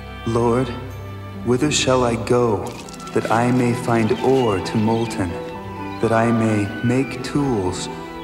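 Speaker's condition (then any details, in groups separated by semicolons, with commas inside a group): No condition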